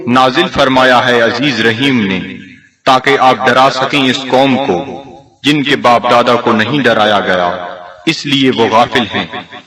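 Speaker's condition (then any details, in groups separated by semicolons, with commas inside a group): No condition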